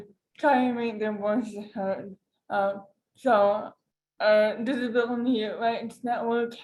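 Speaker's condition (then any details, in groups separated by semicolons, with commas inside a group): Cerebral palsy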